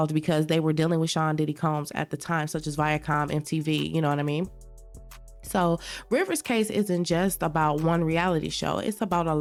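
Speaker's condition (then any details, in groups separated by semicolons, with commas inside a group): No condition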